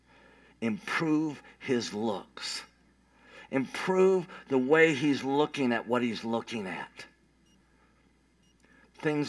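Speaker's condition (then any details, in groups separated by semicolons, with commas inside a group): Cleft palate; revived by nurse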